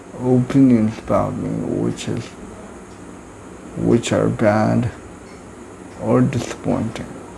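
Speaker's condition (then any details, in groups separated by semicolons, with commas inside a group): Cerebral palsy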